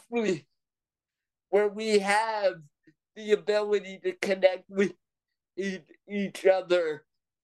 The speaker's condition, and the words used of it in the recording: Cerebral palsy. As you can tell when I'm excited and nervous and have a lot to say, sometimes my voice doesn't keep up with what's in